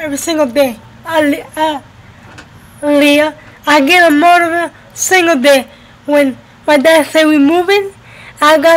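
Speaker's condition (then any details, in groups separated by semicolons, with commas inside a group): Cerebral palsy; uses a wheelchair, had surgery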